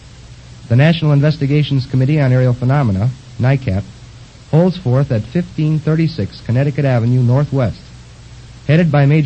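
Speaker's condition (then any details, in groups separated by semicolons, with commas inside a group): No condition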